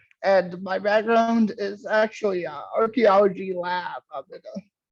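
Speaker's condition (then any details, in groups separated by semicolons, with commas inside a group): Cerebral palsy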